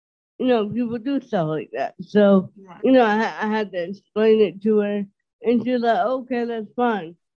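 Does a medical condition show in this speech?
Yes: dysarthria; working on it.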